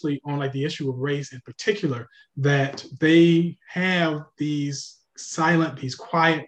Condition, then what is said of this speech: Stuttering. Yes, like, and also I mean, at least to like actually feel the need to like actually jump in like after every other word and say, I mean, did you mean this?